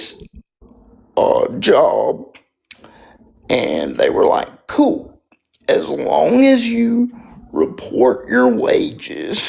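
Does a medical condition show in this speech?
Yes: spastic quadriplegic cerebral palsy.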